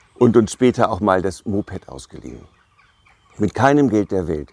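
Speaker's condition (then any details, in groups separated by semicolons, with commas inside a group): No condition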